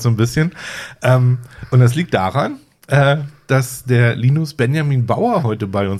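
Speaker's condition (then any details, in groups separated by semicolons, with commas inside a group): No condition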